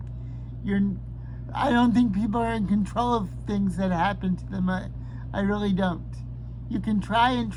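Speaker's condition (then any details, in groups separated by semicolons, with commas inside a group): Cerebral palsy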